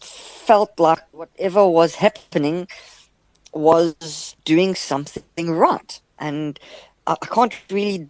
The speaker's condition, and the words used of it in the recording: Stuttering. After that, my stuttering began to lessen and lessen, and now it's almost not that noticeable anymore.